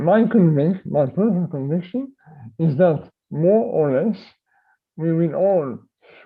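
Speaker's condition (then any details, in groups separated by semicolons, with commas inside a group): Myotonic dystrophy; type 1, adult onset; neuromuscular follow-up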